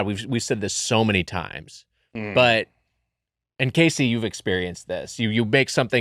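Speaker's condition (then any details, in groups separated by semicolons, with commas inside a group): No condition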